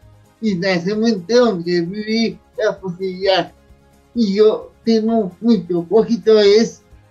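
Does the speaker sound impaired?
Yes: cerebral palsy; from birth in Bogotá, near death as newborn, long incubator stay, physical disability, needs assistance; speech difficulty, noted as a hurdle for work as lecturer.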